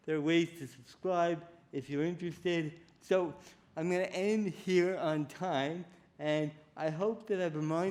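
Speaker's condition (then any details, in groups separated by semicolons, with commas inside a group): Cerebral palsy; diagnosed at age four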